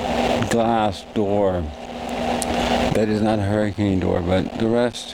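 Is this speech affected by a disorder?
Yes: cerebral palsy.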